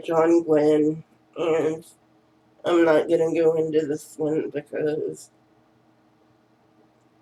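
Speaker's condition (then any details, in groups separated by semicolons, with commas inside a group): Cerebral palsy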